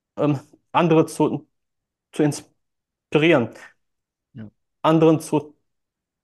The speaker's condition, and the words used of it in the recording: Stuttering. Also erstmal hier für alle, die das hören oder sehen, wenn es ein bisschen hängt, ist es nicht euer WLAN, das bin ich.